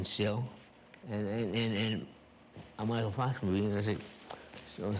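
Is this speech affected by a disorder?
Yes: Parkinson's disease.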